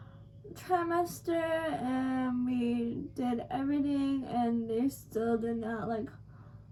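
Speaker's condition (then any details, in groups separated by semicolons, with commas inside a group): Cerebral palsy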